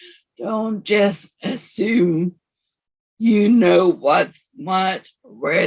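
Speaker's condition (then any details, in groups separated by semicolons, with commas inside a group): Severe anoxic brain injury; severe, wheelchair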